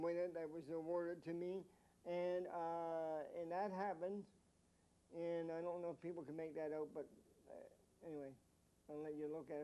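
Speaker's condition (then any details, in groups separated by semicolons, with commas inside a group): Mild cerebral palsy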